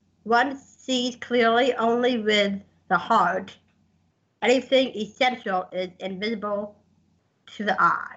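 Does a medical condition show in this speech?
Yes: Down syndrome; congenital, significant congenital heart condition.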